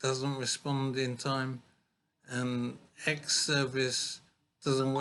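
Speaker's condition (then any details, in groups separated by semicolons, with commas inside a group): Brain injury; severe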